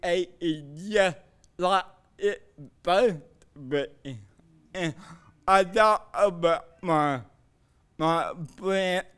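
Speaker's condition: Cerebral palsy

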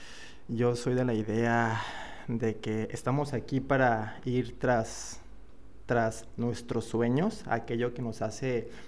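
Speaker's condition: Stuttering; lifelong stuttering, more marked until about 30 to 31, breathing-technique course and self-acceptance helped; age 34, still stutters at times, milder since course; occasional blocks, may look nervous, flows better when not hiding it; repeated words, prolonged sounds

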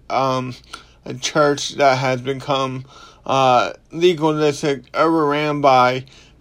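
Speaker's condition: Cerebral palsy; ongoing, not healed

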